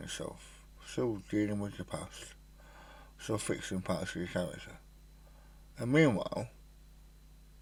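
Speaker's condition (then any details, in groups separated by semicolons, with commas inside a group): Stage 4 tongue cancer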